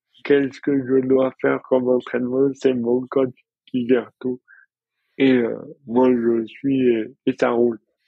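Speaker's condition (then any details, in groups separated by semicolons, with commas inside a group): Dystonia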